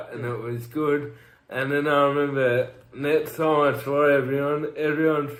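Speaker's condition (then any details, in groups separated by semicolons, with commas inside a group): Cerebral palsy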